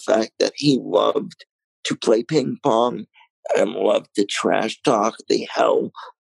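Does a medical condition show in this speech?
Yes: cerebral palsy, mild; lungs collapsed three days after birth, lack of oxygen, bleeding in one brain area, incubator nine weeks, lifelong wheelchair; self-rated severity about 3 of 10, needs some daily help, mostly independent.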